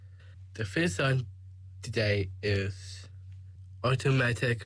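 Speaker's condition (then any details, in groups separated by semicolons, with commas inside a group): Down syndrome; age 21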